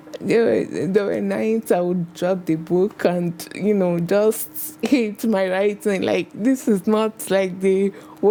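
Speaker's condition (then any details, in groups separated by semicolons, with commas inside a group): Cerebral palsy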